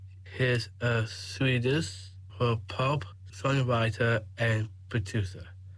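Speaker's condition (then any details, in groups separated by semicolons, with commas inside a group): Down syndrome; age 21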